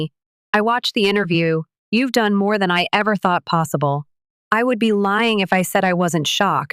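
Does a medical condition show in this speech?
No.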